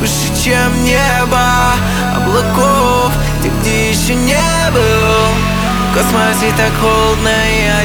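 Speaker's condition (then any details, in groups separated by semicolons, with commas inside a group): No condition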